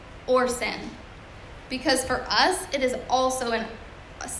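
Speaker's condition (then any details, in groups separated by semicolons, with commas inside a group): No condition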